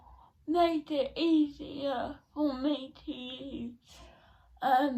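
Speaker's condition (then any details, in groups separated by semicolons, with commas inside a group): Cerebral palsy; not quadriplegic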